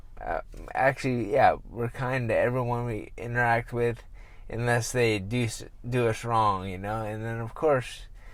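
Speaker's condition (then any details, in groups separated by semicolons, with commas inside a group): Traumatic brain injury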